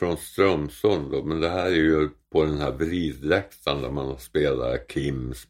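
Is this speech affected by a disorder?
Yes: tongue cancer; dental problems after surgery.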